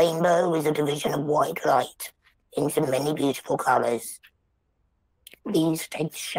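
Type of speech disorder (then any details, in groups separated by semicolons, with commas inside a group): Speech with a voice prosthesis; laryngectomy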